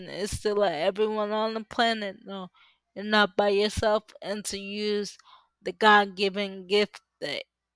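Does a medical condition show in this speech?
Yes: cerebral palsy; uses power wheelchair, depends on others for physical needs.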